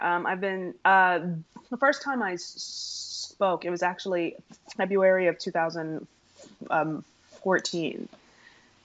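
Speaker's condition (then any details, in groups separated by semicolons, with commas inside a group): Stuttering; stuttering since around age 3, past speech therapy, largely stopped talking for about 5 years; still stutters, including when saying own name; formerly hid stuttering by switching words, deep breaths, fillers like ums and ahs, avoided talking; prolonged sounds, blocks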